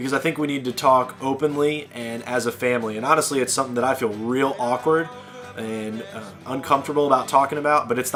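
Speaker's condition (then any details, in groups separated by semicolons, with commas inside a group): No condition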